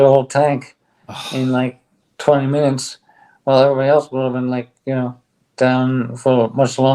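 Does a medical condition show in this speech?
Yes: ALS; on drug, stronger bite, speaks better.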